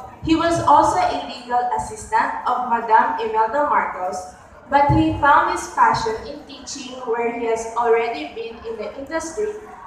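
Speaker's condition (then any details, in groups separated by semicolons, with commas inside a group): No condition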